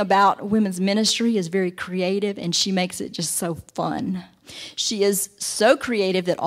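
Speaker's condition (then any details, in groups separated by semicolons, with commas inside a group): No condition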